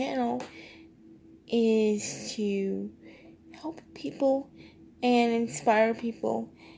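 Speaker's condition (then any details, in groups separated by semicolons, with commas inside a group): Cerebral palsy, triplegia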